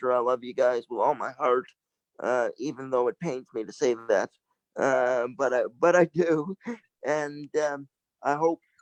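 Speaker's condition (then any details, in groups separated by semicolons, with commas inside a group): Cerebral palsy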